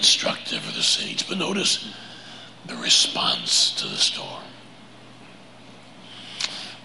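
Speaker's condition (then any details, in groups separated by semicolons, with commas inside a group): Laryngeal cancer; deep raspy 'Batman voice'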